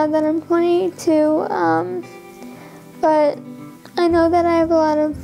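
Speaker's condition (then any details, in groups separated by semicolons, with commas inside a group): Cerebral palsy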